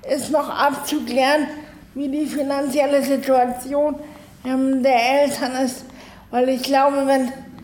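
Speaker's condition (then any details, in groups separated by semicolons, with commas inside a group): Cerebral palsy, spastic, arms and legs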